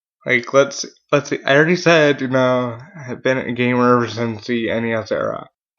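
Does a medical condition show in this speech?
Yes: cerebral palsy; mild.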